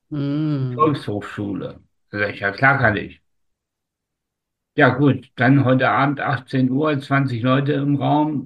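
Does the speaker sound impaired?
Yes: spastic tetraparesis; from birth, oxygen deprivation during delivery, umbilical cord around neck, considered incurable; largely resolved by own account, age 62.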